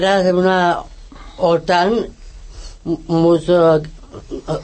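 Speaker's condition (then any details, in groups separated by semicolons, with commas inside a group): Down syndrome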